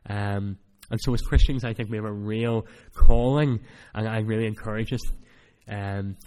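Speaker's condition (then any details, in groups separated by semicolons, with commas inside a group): Cleft palate; cleft palate since childhood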